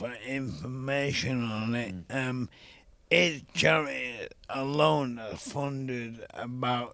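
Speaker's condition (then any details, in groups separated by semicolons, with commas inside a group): ALS; young onset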